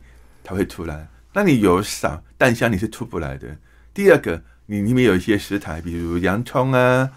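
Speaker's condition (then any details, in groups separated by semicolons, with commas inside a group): Hearing impairment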